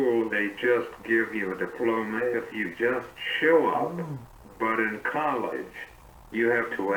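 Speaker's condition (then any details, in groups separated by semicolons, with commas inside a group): Cerebral palsy; uses wheelchair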